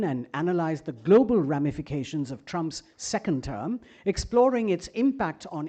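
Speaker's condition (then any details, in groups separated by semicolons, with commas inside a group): No condition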